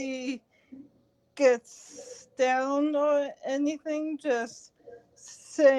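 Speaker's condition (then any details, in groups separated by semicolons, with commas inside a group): Cerebral palsy; since birth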